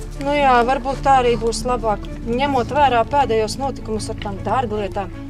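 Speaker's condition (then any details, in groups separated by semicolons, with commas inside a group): No condition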